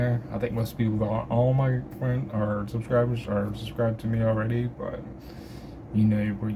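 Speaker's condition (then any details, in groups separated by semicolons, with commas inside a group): Cerebral palsy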